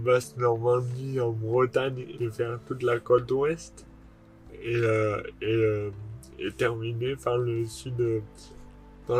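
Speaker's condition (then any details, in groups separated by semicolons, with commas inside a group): Dystonia; oxygen loss at birth, poor fine motor control; speech difficulties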